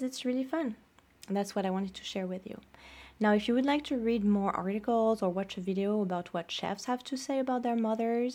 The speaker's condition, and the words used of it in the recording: No condition.